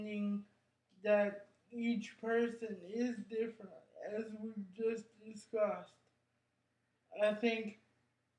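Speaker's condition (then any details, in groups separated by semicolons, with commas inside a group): Cerebral palsy; brain injury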